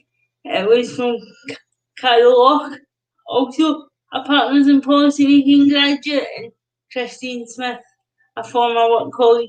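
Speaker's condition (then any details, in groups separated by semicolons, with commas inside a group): Cerebral palsy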